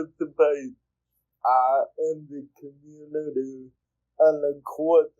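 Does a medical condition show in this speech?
Yes: cerebral palsy; speech therapy in childhood.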